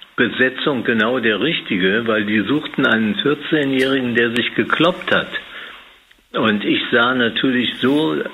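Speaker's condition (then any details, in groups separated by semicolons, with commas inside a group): Parkinson's disease; aged 80, tremor on holding a glass, Professor Volkmann of Würzburg University involved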